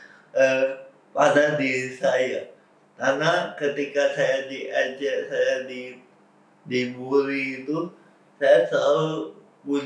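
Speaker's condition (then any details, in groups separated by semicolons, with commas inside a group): Cerebral palsy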